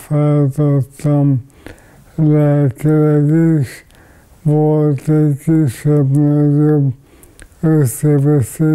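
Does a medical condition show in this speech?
Yes: ALS.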